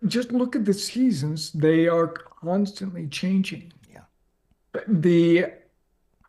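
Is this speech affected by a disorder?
Yes: ALS; progressive, onset leg.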